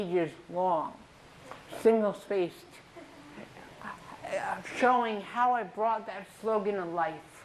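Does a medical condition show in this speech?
Yes: cerebral palsy; talking slightly affected, speech therapy, former frequent stutter.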